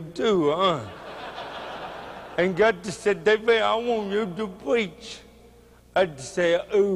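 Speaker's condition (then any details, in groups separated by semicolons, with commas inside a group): Cerebral palsy; speech hard to understand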